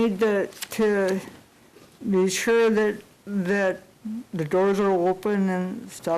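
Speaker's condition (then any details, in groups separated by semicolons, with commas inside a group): Cerebral palsy; unable to type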